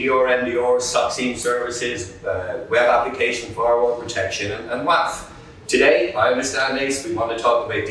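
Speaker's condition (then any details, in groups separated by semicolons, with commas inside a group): No condition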